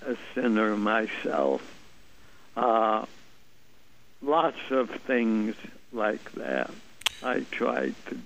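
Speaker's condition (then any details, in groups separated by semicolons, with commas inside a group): ALS; ALS diagnosed 2001, limb onset, muscle twitches and hand weakness at onset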